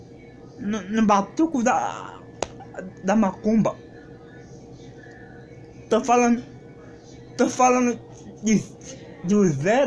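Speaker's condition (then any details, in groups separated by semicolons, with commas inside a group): Cerebral palsy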